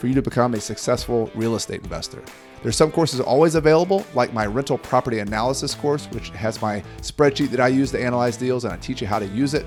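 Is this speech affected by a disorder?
No.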